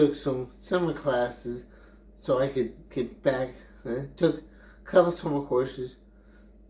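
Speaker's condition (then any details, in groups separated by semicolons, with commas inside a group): Brain injury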